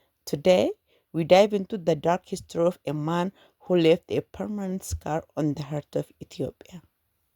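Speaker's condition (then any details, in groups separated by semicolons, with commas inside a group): No condition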